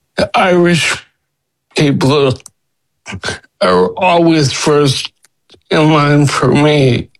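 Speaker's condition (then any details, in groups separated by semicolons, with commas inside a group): Friedreich's ataxia; diagnosed at 19, 28 years ago, progressive, early balance and gait problems, wheelchair user about 25 years; age 47, Skyclarys over 2 years, three pills daily, Children's Hospital of Philadelphia neurologist, nystagmus reduced; speech slowed with progression, improved on Skyclarys, more confident, asked less to repeat, swallowing improved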